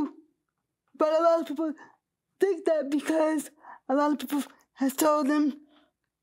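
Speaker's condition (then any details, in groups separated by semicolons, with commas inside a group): Cerebral palsy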